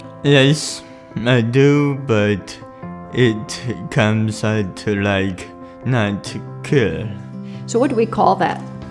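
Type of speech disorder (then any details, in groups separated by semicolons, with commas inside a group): Apraxia of speech; type 1 galactosemia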